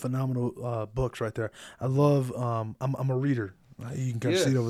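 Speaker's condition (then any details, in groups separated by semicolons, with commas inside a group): No condition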